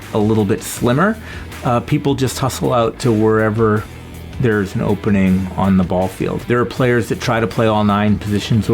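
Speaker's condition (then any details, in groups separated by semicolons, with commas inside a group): No condition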